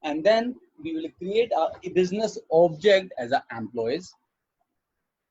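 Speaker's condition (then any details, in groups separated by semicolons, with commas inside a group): No condition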